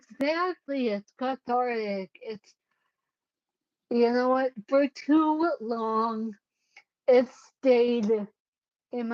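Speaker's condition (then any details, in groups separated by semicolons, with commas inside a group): Cerebellar ataxia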